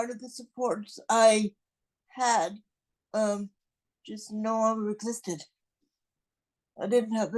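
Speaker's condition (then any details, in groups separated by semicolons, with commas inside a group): Cerebral palsy; non-progressive, will not improve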